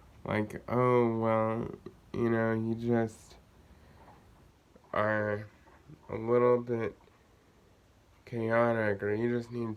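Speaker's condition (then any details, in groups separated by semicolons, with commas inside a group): Cerebral palsy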